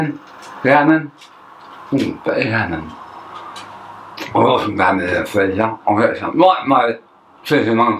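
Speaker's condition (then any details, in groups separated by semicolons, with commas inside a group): Tongue cancer; half tongue removed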